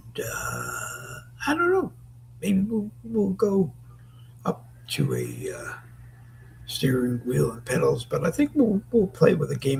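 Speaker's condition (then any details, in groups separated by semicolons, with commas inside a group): Lewy body dementia; Parkinson's-linked form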